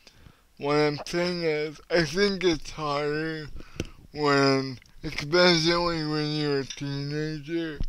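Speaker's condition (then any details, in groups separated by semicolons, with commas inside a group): Cerebral palsy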